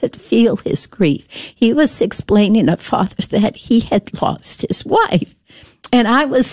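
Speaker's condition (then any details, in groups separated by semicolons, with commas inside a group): Spasmodic dysphonia; brain condition, muscles miscoordinate, care at UT Health Science Center, speech therapists; voice problem, speech gets out of whack, still able to speak if careful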